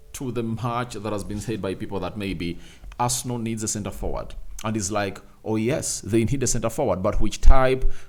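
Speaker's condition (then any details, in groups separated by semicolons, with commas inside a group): No condition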